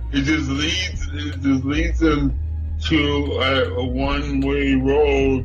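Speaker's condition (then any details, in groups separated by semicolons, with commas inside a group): Cerebral palsy; cerebral palsy from birth, nosebleed and stopped breathing as newborn at home in Buffalo, no ambulance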